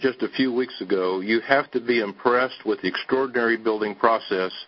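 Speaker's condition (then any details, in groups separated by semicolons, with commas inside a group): No condition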